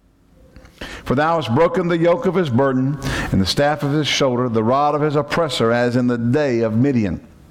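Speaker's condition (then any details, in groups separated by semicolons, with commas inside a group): No condition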